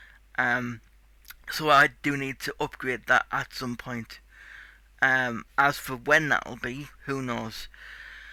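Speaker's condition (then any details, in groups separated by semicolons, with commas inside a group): Cerebral palsy; tight muscles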